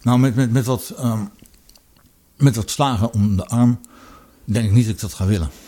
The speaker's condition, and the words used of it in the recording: Parkinson's disease. Ik praat moeilijk, zoals nu misschien wel blijkt.